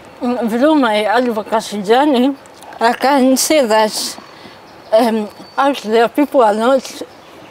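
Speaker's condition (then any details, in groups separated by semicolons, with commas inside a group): Cerebral palsy; from birth; 33 years with condition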